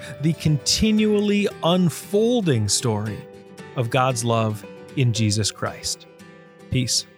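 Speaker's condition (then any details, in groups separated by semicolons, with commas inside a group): No condition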